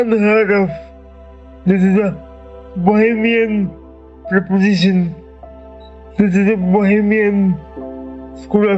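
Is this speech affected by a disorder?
Yes: cerebral palsy.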